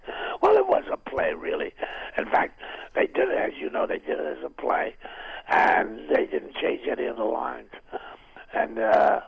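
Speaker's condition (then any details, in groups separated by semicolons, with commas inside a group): Throat cancer, vocal cord removed, partial laryngectomy, right vocal cord removed; vocal surgery removing part of larynx including right vocal cord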